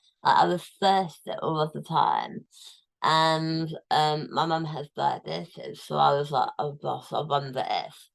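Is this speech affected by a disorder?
Yes: tongue cancer, tongue removed; almost entire tongue removed.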